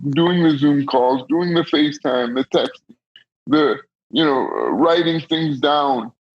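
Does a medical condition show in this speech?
Yes: cerebral palsy.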